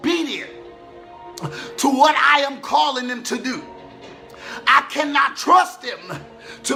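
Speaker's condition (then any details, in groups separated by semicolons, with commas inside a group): No condition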